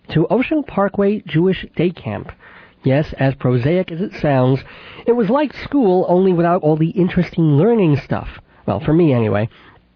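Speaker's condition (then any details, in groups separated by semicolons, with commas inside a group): Cleft palate with lisp, cleft lip and palate, mild; braces 10 years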